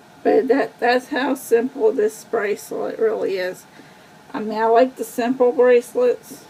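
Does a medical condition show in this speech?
Yes: cerebral palsy.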